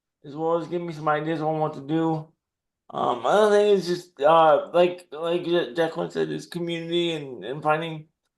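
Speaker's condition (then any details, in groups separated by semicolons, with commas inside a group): Cerebral palsy; dexterity issue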